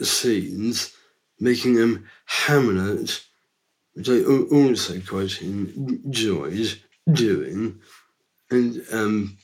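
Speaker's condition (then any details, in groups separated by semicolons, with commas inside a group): Down syndrome; from birth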